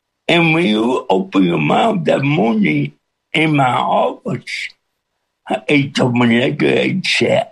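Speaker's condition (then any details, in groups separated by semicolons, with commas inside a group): Cerebral palsy with speech impediment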